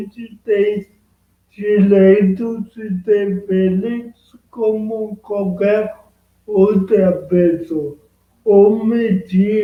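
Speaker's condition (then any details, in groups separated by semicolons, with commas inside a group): Cerebral palsy; present from birth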